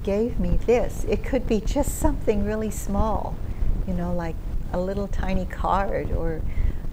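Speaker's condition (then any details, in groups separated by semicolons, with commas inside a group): No condition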